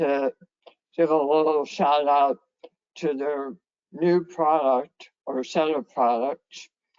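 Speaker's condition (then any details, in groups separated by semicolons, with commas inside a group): Head and neck cancer; left vagus nerve severed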